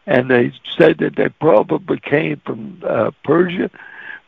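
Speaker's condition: Cerebral palsy; cerebral palsy voice

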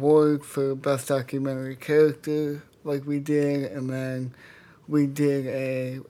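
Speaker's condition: Cerebral palsy; congenital, entire left side affected, left eye, foot and hand; speech affected

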